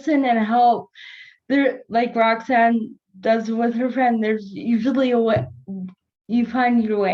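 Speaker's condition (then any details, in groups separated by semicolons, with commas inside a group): Cerebral palsy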